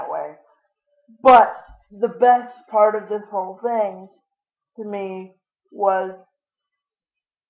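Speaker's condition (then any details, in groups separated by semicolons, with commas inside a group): Cerebral palsy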